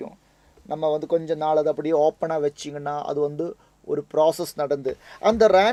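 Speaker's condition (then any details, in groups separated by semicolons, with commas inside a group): No condition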